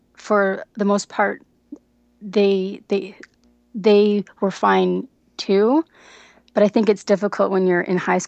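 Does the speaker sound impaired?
Yes: stuttering; onset at age 15 without a clear sudden change, possibly stress-related, brief stutter at age five that resolved; has had therapy, uses fluency skills; can control speech with fluency skills, phone calls often hard; here repeated words, prolonged sounds.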